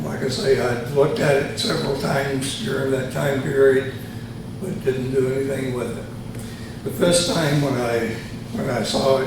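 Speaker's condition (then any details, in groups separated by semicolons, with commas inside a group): Tongue cancer surgery; both sides of tongue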